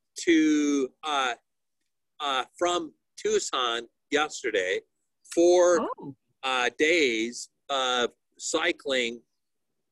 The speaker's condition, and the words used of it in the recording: Aphasia. And uh, half the words of my mouth uh, to last conversation, future conversation.